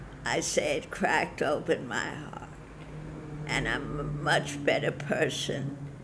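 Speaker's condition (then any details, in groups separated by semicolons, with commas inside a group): Parkinson's disease; diagnosed some time ago, body getting looser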